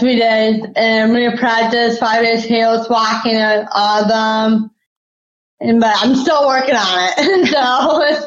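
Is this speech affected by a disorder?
Yes: Down syndrome; congenital, born premature, cord wrapped around neck, possible oxygen loss at birth; predicted at birth never to walk or talk.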